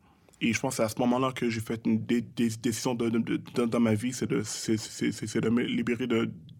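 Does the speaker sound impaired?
Yes: stuttering; childhood-onset stuttering, thought autistic as young child, spoke Creole, English and French mixed, fluent when rapping since teens; stuttering noticeable during this interview, as he points out himself, audible repetitions; stutters in conversation, strings syllables together very fast without stopping or tripping; here repeated sounds.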